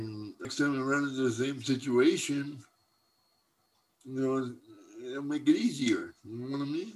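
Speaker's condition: Cerebral palsy; apologized for stuttering

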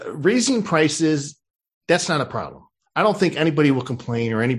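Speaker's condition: No condition

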